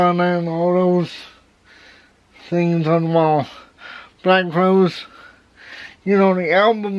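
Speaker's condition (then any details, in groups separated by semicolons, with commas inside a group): Cerebral palsy, left hemiplegia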